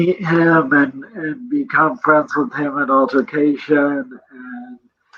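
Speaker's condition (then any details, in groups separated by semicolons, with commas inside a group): Cerebral palsy; present from birth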